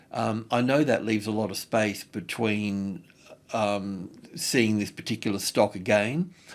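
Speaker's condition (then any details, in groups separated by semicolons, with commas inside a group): No condition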